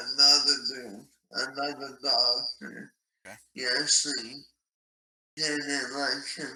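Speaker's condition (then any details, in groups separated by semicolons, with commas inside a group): ALS; very aggressive fast-progressing form, fasciculations in calves and quads; about one year since diagnosis, stem cell trial, progressing; swallowing and breathing changes, nasal voice since onset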